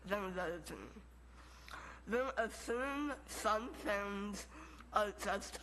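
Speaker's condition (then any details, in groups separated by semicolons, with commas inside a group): Moebius syndrome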